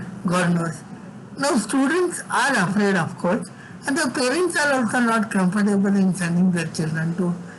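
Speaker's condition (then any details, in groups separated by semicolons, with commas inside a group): Severe cerebral palsy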